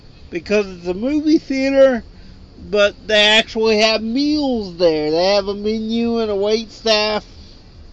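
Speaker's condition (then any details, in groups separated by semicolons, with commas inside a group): Cerebral palsy; wheelchair user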